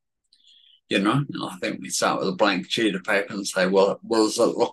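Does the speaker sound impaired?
Yes: cerebellar atrophy, genetic; affects speech and balance.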